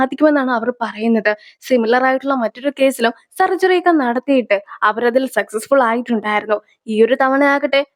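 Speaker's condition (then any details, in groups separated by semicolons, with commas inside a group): No condition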